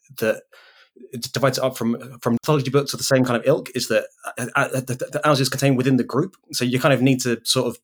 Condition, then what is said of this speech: Stuttering. Like, in some ways, I do think that, like, starting a podcast, especially when you've got a speech impediment, is maybe not the best idea I've ever had.